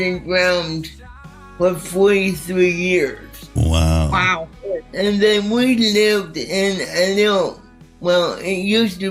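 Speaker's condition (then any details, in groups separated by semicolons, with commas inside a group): Cerebral palsy; spastic type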